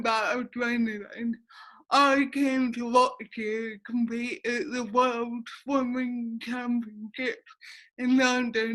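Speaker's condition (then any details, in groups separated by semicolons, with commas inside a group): Cerebral palsy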